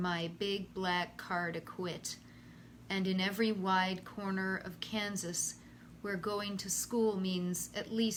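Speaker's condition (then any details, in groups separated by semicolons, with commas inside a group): No condition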